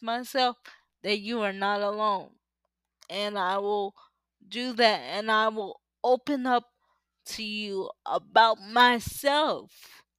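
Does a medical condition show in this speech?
Yes: cerebral palsy; uses power wheelchair, depends on others for physical needs.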